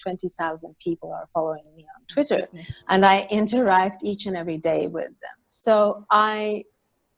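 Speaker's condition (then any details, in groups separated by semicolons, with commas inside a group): No condition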